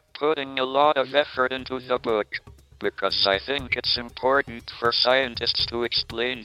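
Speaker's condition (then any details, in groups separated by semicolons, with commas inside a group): Motor neurone disease, speech-generating device; onset age 21 during Cambridge PhD, tracheostomy after pneumonia at CERN, cannot walk, wheelchair user; early speech impediment, steadily worsened, voice lost after tracheostomy, earlier thumb-controlled voice box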